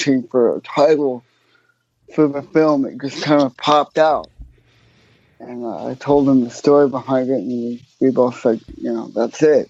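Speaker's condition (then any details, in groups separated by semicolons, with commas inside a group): Cerebral palsy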